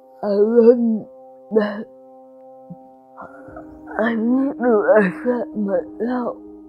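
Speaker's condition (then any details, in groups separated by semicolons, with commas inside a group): Cerebral palsy; cerebral palsy, from birth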